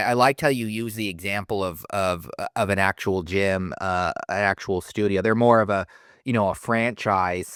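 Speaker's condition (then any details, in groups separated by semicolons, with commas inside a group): No condition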